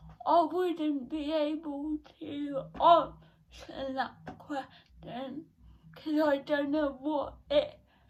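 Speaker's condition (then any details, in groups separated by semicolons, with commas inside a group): Cerebral palsy; not quadriplegic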